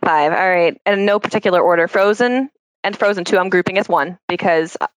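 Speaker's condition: No condition

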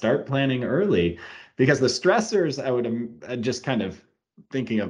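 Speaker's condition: No condition

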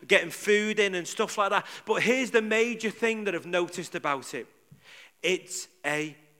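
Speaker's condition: No condition

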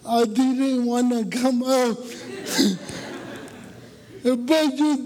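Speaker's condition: Cerebral palsy; born about two weeks early

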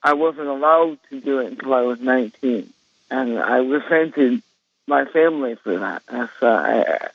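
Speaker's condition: Cerebral palsy; congenital, balance and coordination problems, used walker, walked unassisted near age four, left hand paralyzed; speech affected in childhood, countless speech therapy sessions, now speaks as heard today

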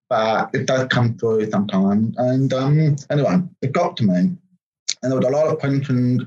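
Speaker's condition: Profound deafness; congenital, born deaf

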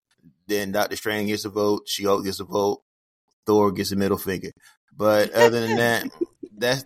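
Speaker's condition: No condition

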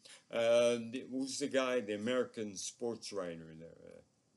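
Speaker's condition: ALS; progressively crippling neurological disorder

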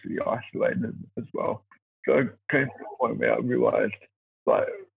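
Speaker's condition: Cerebral palsy; from birth

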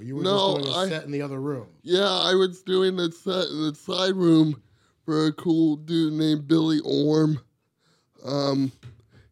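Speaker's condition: Cerebral palsy; wheelchair user

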